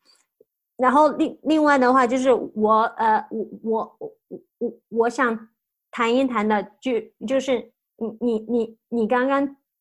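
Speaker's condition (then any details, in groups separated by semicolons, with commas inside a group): Stuttering; stuttering since childhood, grew up without other people who stutter; fear and distress after stuttering worsen own stutter; repeated sounds, repeated words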